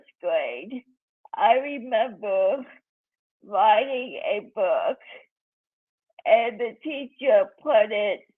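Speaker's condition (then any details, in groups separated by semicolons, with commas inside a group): Cerebral palsy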